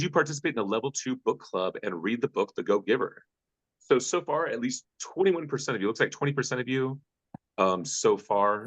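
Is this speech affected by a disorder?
No.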